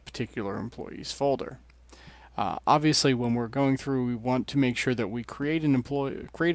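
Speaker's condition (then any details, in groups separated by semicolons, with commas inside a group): No condition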